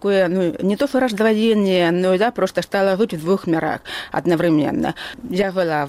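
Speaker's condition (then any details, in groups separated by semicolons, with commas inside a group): Hearing loss; onset age 3, medical error, missed appendicitis, over 47 years since onset, Atikon hearing aids since childhood; speech preserved thanks to hearing aids, worsened, accented, still speaks, learned lip-reading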